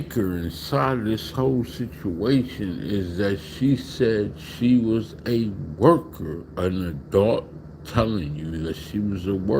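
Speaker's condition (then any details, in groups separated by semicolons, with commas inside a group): Slurred speech; still slurs words occasionally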